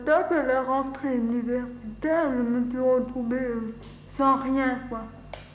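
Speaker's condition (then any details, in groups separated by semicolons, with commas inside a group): Cerebral palsy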